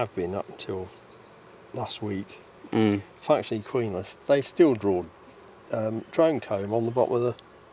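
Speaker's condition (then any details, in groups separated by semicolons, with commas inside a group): No condition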